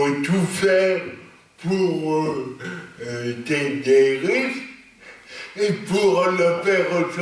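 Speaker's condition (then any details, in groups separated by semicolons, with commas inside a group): Cerebral palsy; lifelong, non-progressive; stable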